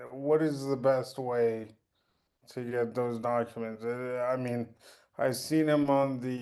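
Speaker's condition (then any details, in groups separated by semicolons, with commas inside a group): Cerebral palsy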